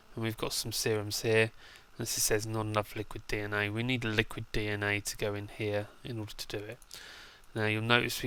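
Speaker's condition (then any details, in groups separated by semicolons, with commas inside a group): No condition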